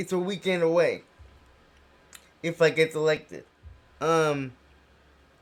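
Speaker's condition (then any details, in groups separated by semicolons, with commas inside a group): Cerebral palsy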